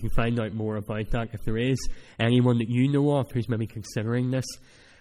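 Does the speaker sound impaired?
Yes: cleft palate; speech not that clear at times.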